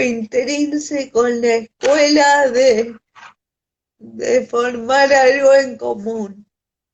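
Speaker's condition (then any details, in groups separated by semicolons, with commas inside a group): Cerebral palsy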